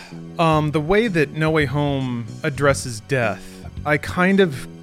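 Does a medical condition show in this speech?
No.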